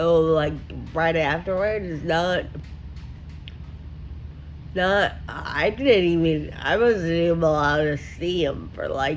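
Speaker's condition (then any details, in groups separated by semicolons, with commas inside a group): Friedreich ataxia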